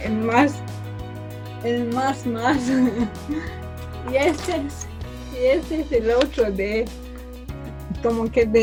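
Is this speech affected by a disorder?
Yes: cerebral palsy from birth.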